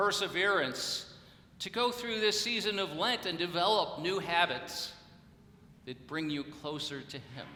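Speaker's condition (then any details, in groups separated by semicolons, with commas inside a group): No condition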